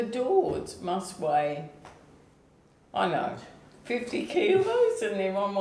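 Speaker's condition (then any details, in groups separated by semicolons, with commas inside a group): ALS/MND; onset foot drop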